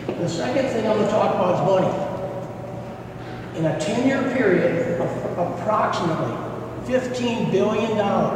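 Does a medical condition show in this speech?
No.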